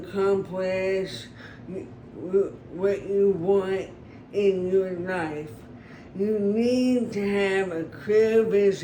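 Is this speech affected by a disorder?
Yes: brain injury; traumatic, car accident; could not blow out candles for years.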